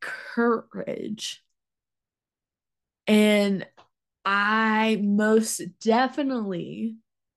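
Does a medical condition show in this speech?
Yes: stuttering; including blocks; more overwhelming than other stuttering, talking exhausting, fear of speaking; here prolonged sounds, blocks.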